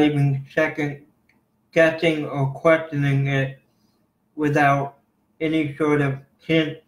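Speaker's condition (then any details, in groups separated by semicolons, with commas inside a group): Cerebral palsy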